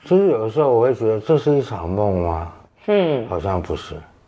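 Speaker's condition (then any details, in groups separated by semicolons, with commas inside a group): Tongue cancer, partial glossectomy, two-thirds right tongue resected with flap; eating and speaking affected after resection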